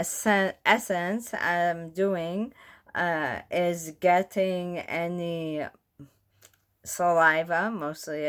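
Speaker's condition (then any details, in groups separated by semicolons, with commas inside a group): Bulbar ALS; bulbar onset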